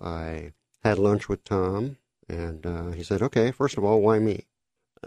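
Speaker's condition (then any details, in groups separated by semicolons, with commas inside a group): Cleft lip and palate; several unpleasant surgeries in childhood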